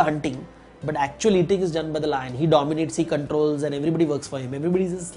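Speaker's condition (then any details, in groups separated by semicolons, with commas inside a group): No condition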